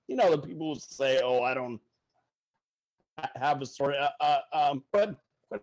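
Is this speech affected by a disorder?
Yes: stuttering; person who stutters, also diagnosed with cerebral palsy; really hard time using phone, verbal communication weakest, writes in chat box, Gchat or email; here repeated sounds.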